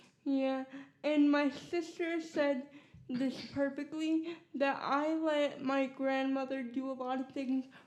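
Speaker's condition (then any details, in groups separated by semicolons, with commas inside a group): Cerebral palsy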